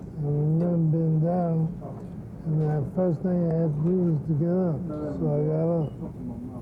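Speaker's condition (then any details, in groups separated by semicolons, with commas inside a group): Parkinson's syndrome; sometimes slurred speech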